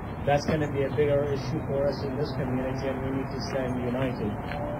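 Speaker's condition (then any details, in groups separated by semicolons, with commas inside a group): No condition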